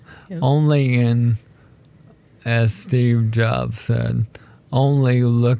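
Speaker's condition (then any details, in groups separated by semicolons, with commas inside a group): ALS; diagnosed almost 4 years ago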